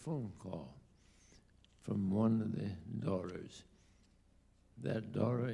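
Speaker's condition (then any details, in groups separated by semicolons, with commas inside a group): ALS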